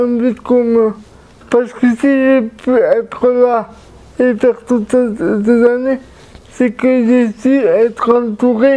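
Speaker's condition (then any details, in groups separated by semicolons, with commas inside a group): Cerebral palsy; very premature birth, severe disability, uses wheelchair; needs help with meals and daily life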